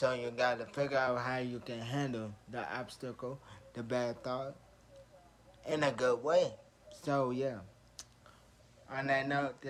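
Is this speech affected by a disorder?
Yes: traumatic brain injury.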